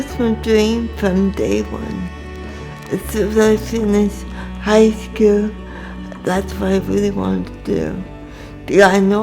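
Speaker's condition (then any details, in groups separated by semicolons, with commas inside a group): Cerebral palsy; from birth; uses assistive technology to communicate; communication difficult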